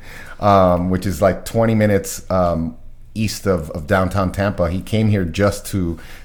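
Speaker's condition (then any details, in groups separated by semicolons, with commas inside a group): No condition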